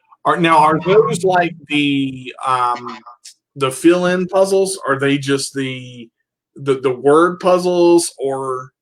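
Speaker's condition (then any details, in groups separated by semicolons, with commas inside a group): No condition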